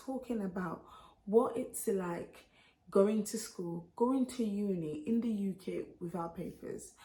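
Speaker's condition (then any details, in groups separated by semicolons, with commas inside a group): No condition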